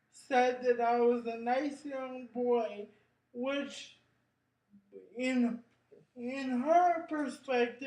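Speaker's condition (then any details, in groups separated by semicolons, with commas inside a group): Cerebral palsy; brain injury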